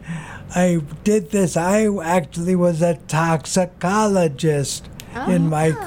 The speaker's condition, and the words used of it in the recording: Aphasia. Wow. I could not talk like this when I went there.